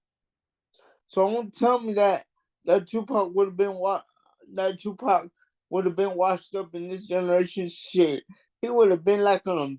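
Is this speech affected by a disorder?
Yes: cerebral palsy; mild.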